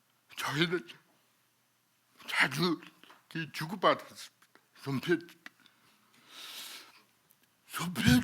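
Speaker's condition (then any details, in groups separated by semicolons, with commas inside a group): Cerebral palsy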